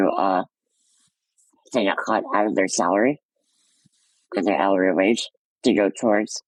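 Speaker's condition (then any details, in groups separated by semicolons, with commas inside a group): Muscular dystrophy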